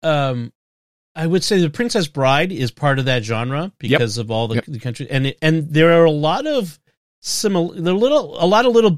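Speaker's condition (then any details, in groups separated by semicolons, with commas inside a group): No condition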